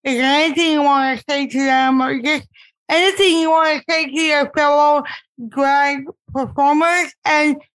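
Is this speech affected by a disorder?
Yes: cerebral palsy; impaired speech.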